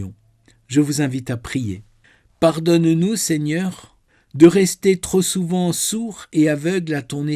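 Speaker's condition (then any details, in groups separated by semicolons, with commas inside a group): No condition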